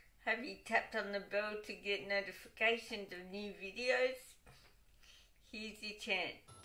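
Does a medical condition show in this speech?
Yes: cerebral palsy, dystonic.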